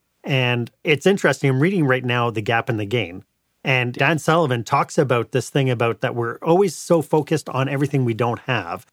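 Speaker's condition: No condition

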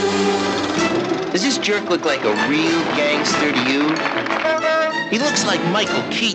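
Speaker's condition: No condition

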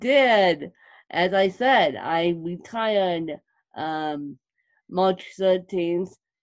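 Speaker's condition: Cerebral palsy; neurological

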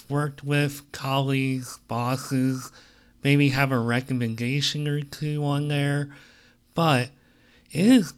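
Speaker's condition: Cleft lip and palate; present since birth

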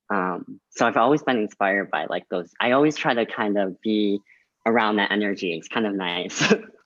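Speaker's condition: Cleft lip and palate

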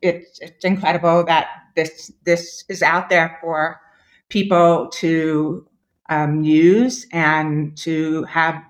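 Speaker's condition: Deafness; permanently deaf without them

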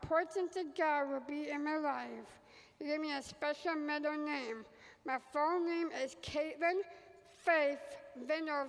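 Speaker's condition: Down syndrome; congenital, diagnosed before birth, born month early, intestinal surgery hours after birth, 17 days neonatal hospital; almost 28 years old, gives spoken testimony while pastor holds microphone; difficulty with speech development in childhood, used basic signs, early physical therapy to strengthen muscles

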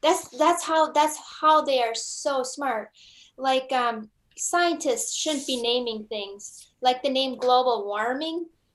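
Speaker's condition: No condition

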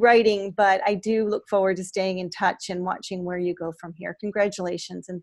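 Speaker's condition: No condition

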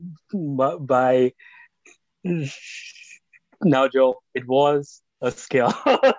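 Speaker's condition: Stutter; stutter since age nine, severe until about 25, 10-day slow-speech therapy clinic, once completely fluent; stutter still evident on podcast; pauses, words sometimes stuck, more fluent at slower rate, switches feared words, fluent talking to self; repeated sounds, blocks

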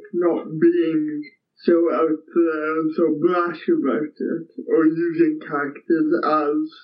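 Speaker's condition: Cerebral palsy; cerebral palsy from brain damage at birth

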